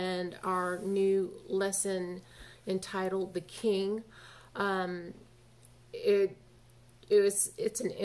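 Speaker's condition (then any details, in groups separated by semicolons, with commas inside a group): No condition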